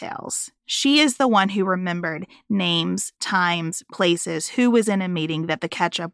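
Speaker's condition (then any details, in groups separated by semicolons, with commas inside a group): No condition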